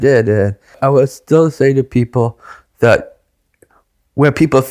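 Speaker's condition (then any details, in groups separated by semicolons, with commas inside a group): Down syndrome; genetic, from birth, developmental, childhood physical and fine motor therapists filmed monthly home visits; experienced public speaker, speaking publicly called a talent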